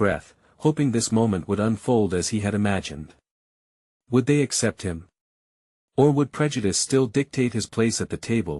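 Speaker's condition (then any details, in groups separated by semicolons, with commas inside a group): No condition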